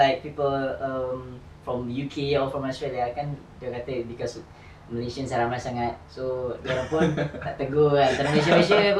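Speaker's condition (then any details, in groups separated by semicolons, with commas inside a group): No condition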